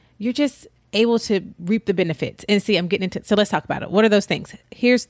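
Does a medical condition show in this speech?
No.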